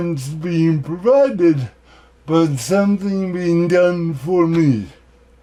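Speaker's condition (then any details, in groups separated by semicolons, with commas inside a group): Cerebral palsy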